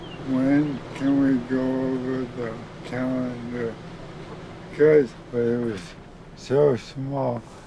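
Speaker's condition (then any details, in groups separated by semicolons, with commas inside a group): ALS; uses wheelchair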